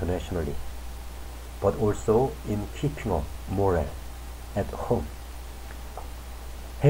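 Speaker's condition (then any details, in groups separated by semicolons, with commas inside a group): No condition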